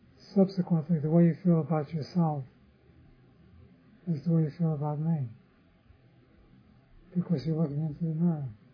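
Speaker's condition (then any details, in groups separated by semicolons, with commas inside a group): Parkinson's disease; others offer remedies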